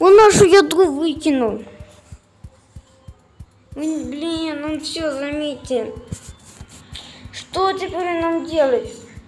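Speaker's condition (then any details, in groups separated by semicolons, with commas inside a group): No condition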